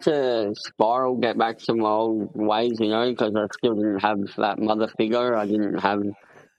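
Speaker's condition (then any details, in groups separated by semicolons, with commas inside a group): Cleft palate; congenital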